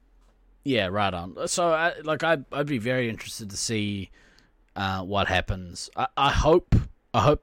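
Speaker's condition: No condition

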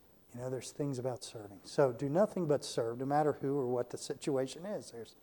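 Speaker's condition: No condition

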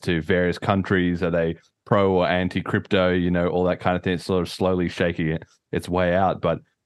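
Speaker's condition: No condition

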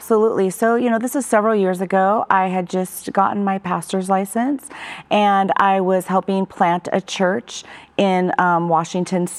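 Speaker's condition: No condition

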